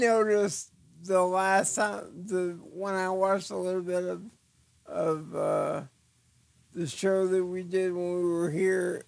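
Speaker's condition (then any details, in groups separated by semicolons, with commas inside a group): Cerebral palsy; trouble focusing eyes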